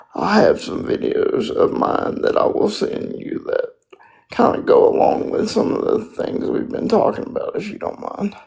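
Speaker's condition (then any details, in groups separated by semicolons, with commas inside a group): Spastic quadriplegic cerebral palsy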